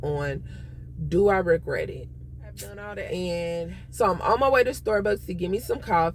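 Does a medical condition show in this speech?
No.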